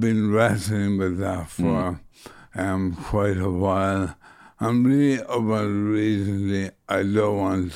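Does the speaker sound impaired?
Yes: motor neuron disease; bulbar motor neuron disease, affecting throat and neck, about a year since onset, may later affect hands and legs; on medication, still mobile, legs unaffected, every meal a struggle; losing voice, ragged voice, sometimes hard to understand, speaking takes effort, hears own voice differently, swallowing affected.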